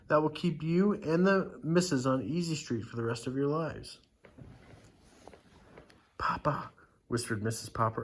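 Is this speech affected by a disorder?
No.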